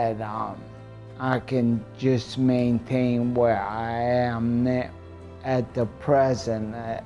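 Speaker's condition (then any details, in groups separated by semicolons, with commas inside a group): ALS; early stage, walks, stem cell therapy, speech and balance improved; severe before diagnosis, now slow but much clearer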